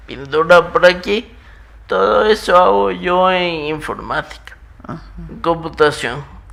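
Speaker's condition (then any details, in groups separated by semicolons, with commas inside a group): Muscular dystrophy; genetic, affects movement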